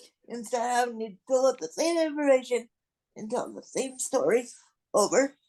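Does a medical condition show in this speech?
Yes: cerebral palsy.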